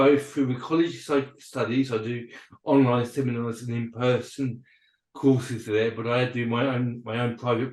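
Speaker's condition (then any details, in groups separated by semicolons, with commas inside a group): Cerebral palsy and dyspraxia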